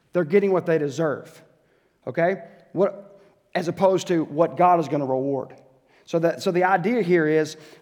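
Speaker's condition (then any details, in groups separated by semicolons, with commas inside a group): No condition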